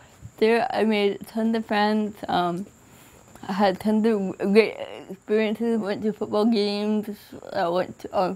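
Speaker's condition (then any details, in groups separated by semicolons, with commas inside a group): Cerebral palsy; from birth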